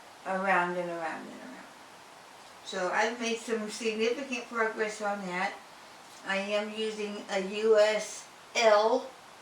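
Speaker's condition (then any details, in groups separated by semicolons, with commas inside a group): Head and neck cancer; tongue cancer, surgery and other treatments; had speech therapy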